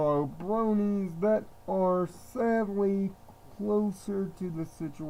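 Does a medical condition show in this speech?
Yes: cerebral palsy; from birth.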